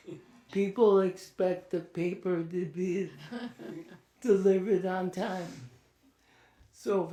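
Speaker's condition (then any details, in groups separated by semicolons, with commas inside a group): ALS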